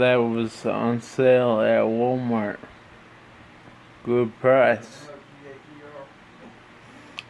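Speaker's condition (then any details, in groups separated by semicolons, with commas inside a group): Brain injury (brain shearing); brain shearing, vehicle accident, tracheostomy, weak right face and throat; outpatient rehab, trach hole healing, possible TENS for face, throat; voice sounds poor, hard to sing or accentuate, weak throat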